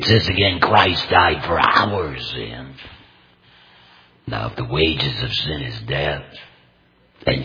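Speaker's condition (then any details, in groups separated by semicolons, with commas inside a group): Total laryngectomy; may cough while speaking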